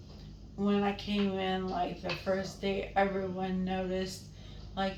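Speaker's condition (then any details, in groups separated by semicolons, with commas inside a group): ALS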